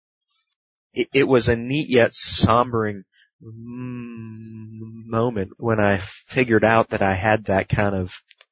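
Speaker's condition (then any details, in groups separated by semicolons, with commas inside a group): Stuttering; blocks, sometimes dropped on purpose as social filter; repeated sounds, blocks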